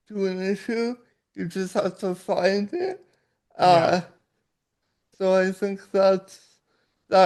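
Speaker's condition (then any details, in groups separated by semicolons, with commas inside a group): Cerebral palsy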